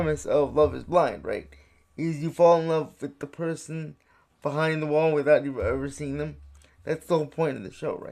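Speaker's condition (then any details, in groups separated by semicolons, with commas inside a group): Cerebral palsy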